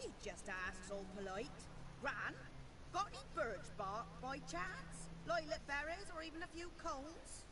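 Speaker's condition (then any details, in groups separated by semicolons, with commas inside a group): No condition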